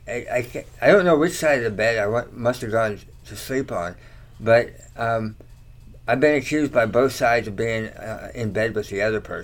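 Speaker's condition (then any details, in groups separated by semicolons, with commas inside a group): Tongue cancer surgery; slight slur, talks okay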